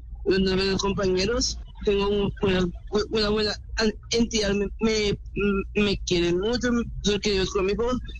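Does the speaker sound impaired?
Yes: Down syndrome; 24 years old; frequent word and phrase repetitions, fillers, hesitations, fragmented sentences.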